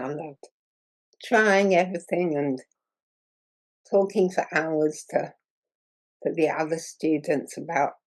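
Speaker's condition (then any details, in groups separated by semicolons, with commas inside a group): Muscular dystrophy; progressive muscle wasting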